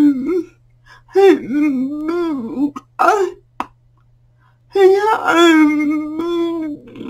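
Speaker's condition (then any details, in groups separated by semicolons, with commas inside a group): Cerebral palsy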